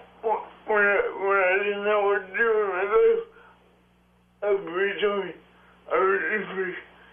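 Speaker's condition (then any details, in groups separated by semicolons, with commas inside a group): Cerebral palsy; birth oxygen deprivation, wheelchair user; strong speech impediment, uses interpreter publicly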